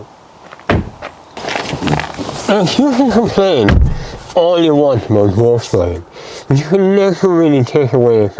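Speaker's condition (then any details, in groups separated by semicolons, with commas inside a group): Mouth cancer surgery; mouth cancer, surgery, radiotherapy; speech altered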